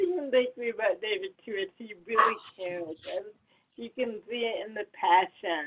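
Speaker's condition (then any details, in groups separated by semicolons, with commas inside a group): Cerebral palsy; not breathing at birth, affects motor control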